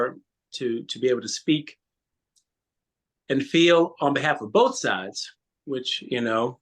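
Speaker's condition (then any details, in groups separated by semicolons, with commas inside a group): No condition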